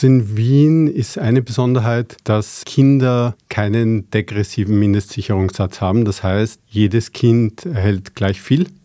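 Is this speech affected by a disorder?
No.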